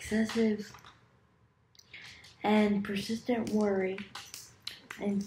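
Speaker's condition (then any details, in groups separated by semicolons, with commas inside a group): Cerebral palsy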